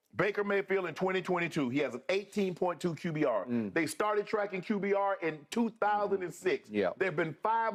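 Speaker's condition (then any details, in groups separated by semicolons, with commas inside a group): No condition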